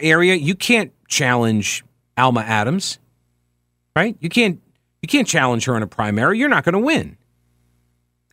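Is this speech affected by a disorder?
No.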